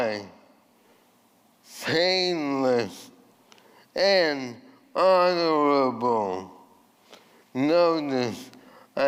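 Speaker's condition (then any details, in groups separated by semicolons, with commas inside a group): ALS; voice changed from earlier resonant voice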